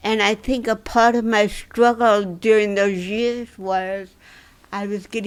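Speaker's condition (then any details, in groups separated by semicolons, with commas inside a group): Dystonia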